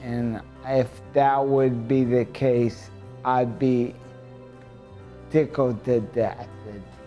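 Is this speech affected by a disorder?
Yes: ALS; early stage, walks, stem cell therapy, speech and balance improved; severe before diagnosis, now slow but much clearer.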